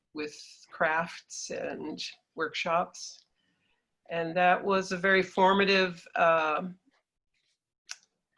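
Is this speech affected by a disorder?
No.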